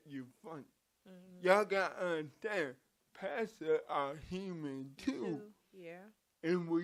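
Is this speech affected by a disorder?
Yes: cerebral palsy; from birth.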